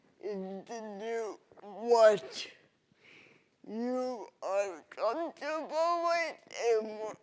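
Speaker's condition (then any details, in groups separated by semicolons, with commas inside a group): Cerebral palsy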